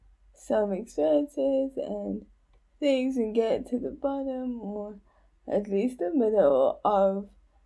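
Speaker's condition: Cerebral palsy; diagnosed at 11 months, full-time motorized wheelchair user, never able to walk independently; age 29; voice may go down sometimes, slower to take breaths, limited lung capacity, energy and effort

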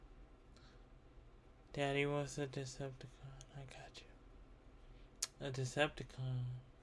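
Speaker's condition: Cerebral palsy; uses wheelchair

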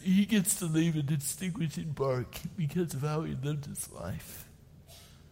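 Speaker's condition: Cerebral palsy; does not talk like typical speaker

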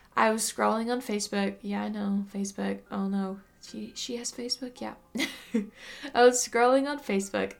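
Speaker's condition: No condition

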